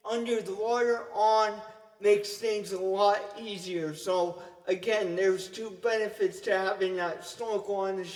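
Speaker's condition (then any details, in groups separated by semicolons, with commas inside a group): Cerebral palsy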